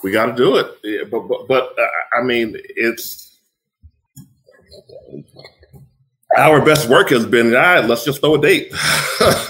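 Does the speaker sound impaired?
Yes: stuttering; formerly worse, improved after having to answer phone calls for own notary company; still stutters somewhat, host notices speech impediment, often forgets having it; mild stutter still noticeable to host as a kind of speech impediment; here repeated sounds.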